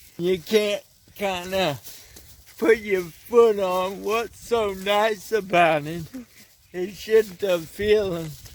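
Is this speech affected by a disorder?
Yes: cerebral palsy; impaired muscle coordination, brain damage; speech impairment, effortful words, abbreviations come out clearer.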